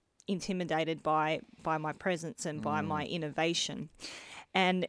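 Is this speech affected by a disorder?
Yes: bilateral cleft lip and palate; congenital bilateral, lip and palate did not fuse before birth, multiple hospital operations before school age; adult.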